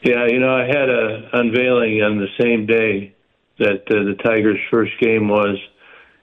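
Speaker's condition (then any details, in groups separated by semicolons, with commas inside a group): Parkinson's; stays active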